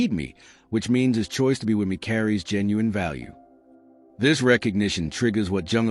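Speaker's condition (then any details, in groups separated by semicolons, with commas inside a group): No condition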